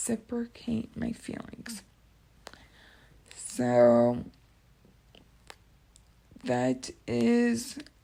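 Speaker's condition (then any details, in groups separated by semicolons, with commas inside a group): Cerebral palsy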